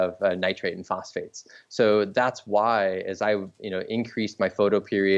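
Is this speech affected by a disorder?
No.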